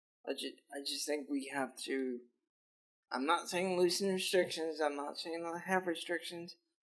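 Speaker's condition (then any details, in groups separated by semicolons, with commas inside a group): Cerebral palsy; lifelong physical disability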